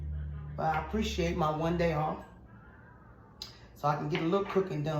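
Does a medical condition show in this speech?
No.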